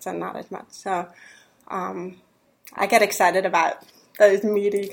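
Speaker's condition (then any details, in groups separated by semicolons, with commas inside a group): Deafness; deafness diagnosed at age 3, residual low-frequency hearing, hears men's voices better than women's; raised oral, 11 years of speech therapy, practiced mouth and tongue movement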